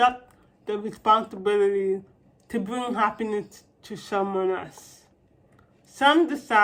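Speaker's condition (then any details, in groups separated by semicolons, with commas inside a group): Cerebral palsy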